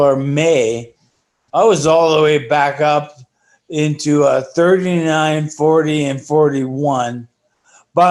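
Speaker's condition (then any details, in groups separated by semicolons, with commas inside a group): ALS; breathing affected after injection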